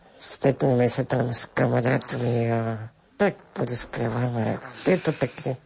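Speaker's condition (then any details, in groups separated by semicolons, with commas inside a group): Spinal muscular atrophy with tracheostomy; progressive loss of ability to move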